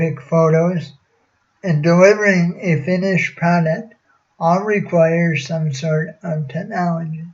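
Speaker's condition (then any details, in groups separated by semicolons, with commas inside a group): Cerebral palsy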